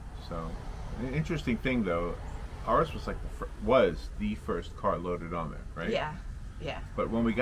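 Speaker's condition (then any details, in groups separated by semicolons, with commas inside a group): No condition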